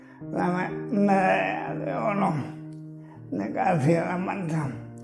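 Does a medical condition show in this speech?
Yes: amyotrophic lateral sclerosis (ela).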